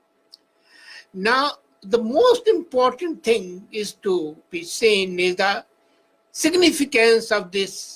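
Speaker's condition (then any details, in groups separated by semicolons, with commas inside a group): No condition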